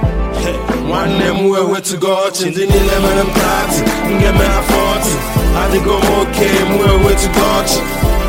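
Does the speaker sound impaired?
No.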